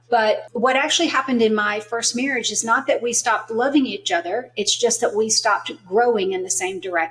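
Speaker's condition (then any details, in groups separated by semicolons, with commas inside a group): No condition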